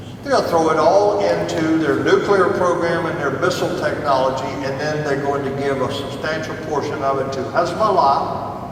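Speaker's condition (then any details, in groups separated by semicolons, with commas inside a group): No condition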